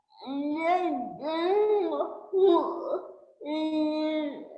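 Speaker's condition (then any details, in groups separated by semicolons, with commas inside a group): Cerebral palsy; since birth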